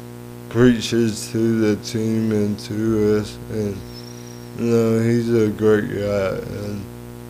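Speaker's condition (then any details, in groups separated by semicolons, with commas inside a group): Cerebral palsy; lifelong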